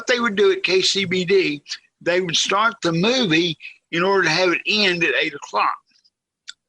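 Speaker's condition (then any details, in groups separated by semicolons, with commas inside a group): Cerebral palsy, severe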